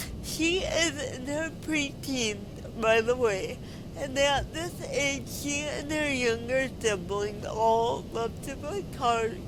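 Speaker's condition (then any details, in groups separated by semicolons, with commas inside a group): Cerebral palsy; spastic, ataxic features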